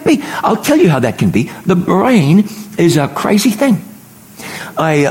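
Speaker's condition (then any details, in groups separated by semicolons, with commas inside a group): No condition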